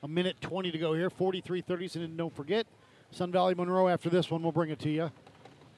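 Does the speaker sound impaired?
No.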